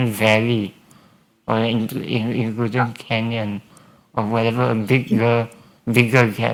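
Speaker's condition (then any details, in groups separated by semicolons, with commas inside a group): Spinal muscular atrophy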